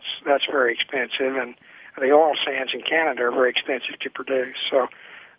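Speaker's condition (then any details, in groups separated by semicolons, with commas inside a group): No condition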